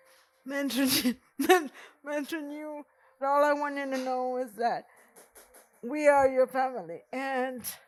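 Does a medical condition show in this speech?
Yes: cerebral palsy; present from birth.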